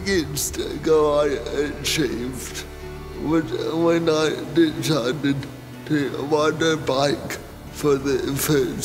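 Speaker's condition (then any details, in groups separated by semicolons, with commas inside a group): Cerebral palsy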